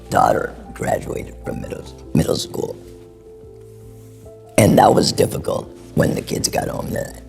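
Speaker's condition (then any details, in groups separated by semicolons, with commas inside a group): Head and neck cancer; diagnosed 27 years ago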